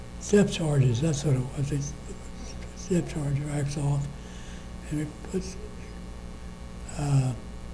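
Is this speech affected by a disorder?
Yes: Parkinson's disease.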